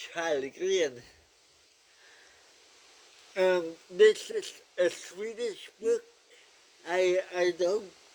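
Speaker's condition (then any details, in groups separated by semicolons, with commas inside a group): Cerebral palsy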